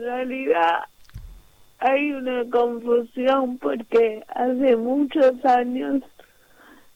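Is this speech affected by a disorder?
Yes: cerebral palsy; physical disability affecting movement and posture; manner of speaking and moving affected, prompting others' prejudice.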